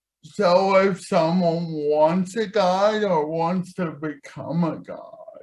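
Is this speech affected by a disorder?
Yes: cerebral palsy.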